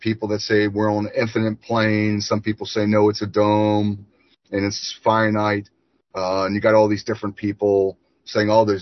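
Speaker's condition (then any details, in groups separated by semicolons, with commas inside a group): No condition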